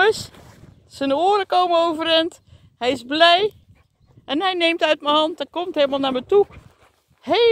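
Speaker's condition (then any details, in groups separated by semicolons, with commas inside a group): No condition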